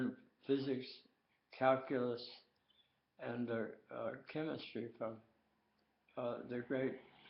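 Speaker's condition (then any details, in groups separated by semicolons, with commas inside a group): Tongue cancer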